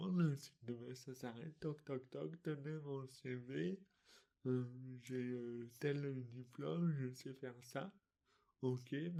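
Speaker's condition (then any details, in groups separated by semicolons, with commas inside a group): Dystonia; articulation difficulties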